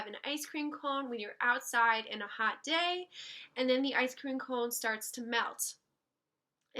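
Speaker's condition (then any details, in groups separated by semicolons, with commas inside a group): No condition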